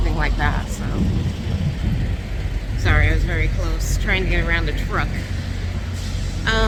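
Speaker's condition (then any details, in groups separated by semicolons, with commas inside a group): No condition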